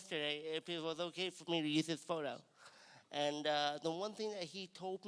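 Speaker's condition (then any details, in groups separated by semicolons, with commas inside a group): Cerebral palsy; cerebral palsy, from birth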